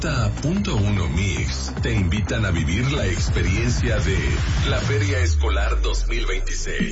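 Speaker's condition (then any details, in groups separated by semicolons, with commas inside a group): No condition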